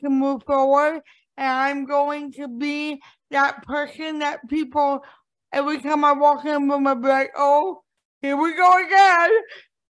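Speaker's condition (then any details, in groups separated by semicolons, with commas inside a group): Cerebral palsy; since birth, diagnosed at age 2, arthritis since age 30, becoming less ambulatory, cannot stand long even assisted; age 45, worsening with age, cold-day joint pain, slower movement; speech mocked for years for how it sounds, speaks on podcasts, avoids speaking in TikTok videos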